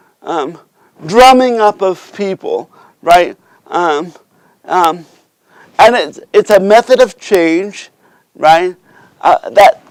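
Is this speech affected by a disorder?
Yes: cerebral palsy.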